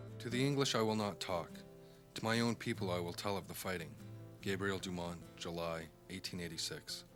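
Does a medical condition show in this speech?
No.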